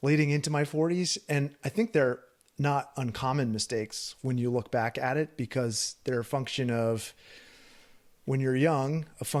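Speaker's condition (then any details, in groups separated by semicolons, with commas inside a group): No condition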